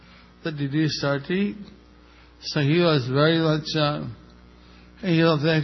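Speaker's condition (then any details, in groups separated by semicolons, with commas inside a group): Stroke with facial paralysis; stroke a little over a year ago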